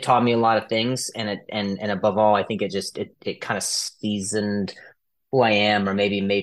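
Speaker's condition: Acquired stutter from brain injury; softball hit to throat at age 20, vocal cord damage, untreated traumatic brain injury; over a decade since onset, improved, neurologist care, ketogenic diet, brain exercises, antipsychotics, speech therapy; still stutters sometimes, more in one-on-one than crowds, exhausting, constant mental rephrasing and word avoidance; repeated sounds, repeated words

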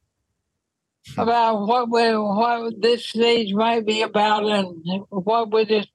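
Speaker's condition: ALS; wheelchair use when traveling

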